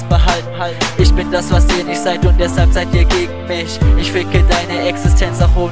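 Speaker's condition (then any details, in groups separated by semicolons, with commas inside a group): No condition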